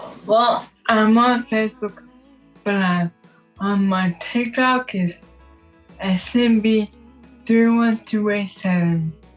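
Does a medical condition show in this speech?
Yes: traumatic brain injury; relearned talking.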